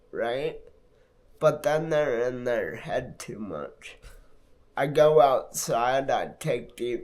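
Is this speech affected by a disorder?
Yes: multiple sclerosis.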